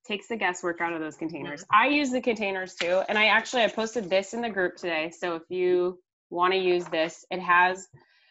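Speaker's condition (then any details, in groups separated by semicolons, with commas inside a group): No condition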